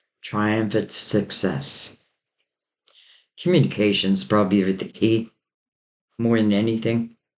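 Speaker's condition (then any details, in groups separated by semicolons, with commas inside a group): No condition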